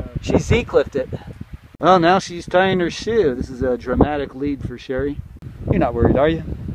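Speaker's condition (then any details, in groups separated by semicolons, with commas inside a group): No condition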